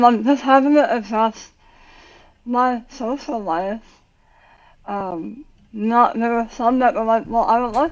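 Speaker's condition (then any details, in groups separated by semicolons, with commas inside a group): Tongue cancer surgery; most of tongue removed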